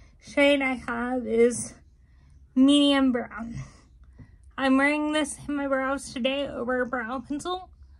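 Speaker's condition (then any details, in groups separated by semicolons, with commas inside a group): Cerebral palsy, spastic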